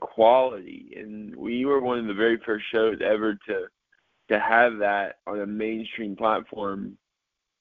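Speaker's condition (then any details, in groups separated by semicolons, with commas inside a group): Cerebral palsy, mild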